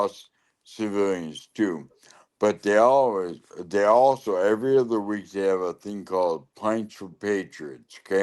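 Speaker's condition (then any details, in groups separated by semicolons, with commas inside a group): Lou Gehrig's disease (ALS)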